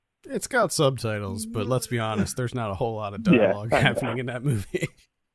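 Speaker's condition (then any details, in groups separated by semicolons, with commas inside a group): No condition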